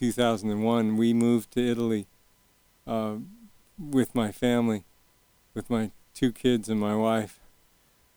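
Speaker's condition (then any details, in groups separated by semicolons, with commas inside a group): Early onset Parkinson's; young onset Parkinson's, onset around age 40, Medtronic deep brain stimulation implant, two 3-inch brain probes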